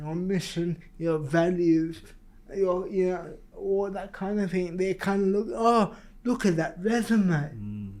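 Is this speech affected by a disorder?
Yes: cerebral palsy.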